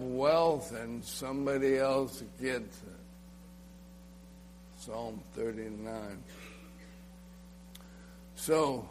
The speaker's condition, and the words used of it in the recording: ALS (motor neuron disease). You can hear my, that takes muscle to talk.